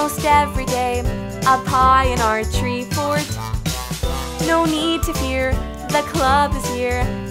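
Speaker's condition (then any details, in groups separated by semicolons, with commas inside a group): No condition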